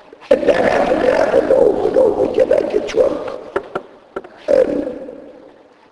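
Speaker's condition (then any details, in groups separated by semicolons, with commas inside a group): Laryngectomy; speaks using device in throat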